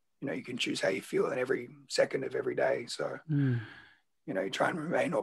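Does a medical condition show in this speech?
Yes: laryngeal cancer; laryngeal tumour removed by surgery then regrew, voice box kept, voice box removal if it recurs; raspy voice led to diagnosis, voice still wrecked for a while, swallowing painful during radiotherapy.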